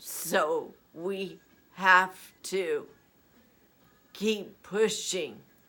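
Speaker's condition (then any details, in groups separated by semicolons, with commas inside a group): Essential tremor; voice, progressive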